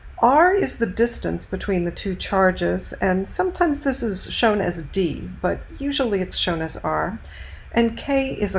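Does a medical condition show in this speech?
No.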